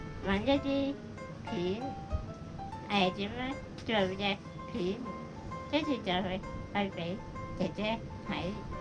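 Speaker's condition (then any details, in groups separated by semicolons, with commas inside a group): Spinal muscular atrophy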